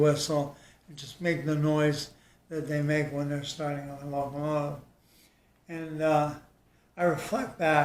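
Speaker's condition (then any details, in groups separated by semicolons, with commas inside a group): ALS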